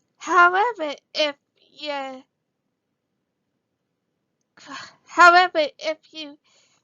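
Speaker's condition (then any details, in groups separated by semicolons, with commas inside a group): Cerebral palsy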